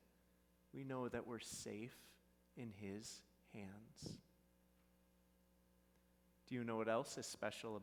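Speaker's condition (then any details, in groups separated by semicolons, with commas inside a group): No condition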